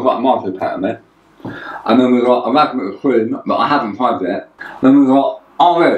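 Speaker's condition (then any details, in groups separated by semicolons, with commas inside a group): Tongue cancer; half tongue removed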